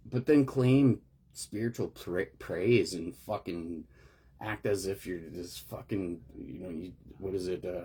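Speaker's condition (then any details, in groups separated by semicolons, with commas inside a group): No condition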